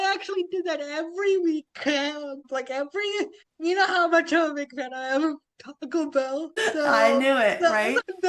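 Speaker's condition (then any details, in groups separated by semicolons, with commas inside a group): Spastic quadriplegic cerebral palsy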